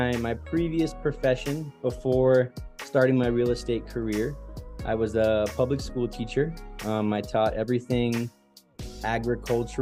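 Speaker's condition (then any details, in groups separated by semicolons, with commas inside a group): No condition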